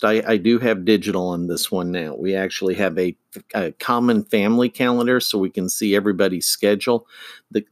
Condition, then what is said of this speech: None; typical speech.